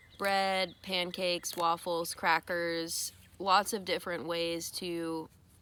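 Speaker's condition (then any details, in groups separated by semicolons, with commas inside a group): No condition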